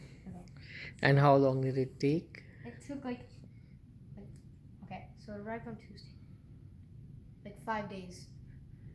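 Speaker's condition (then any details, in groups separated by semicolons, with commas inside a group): No condition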